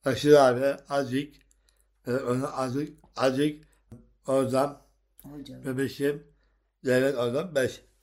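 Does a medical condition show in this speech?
Yes: Down syndrome; answers relayed by interpreter; hard to understand for strangers, host understands part, acquaintances more, family fully.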